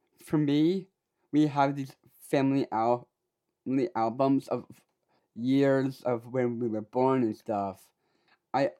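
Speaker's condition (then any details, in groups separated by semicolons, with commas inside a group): Down syndrome; speaking live on radio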